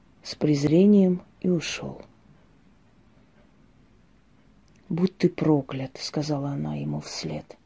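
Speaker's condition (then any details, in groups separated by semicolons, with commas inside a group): No condition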